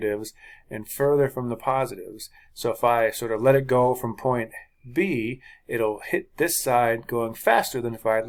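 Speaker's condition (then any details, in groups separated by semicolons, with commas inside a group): No condition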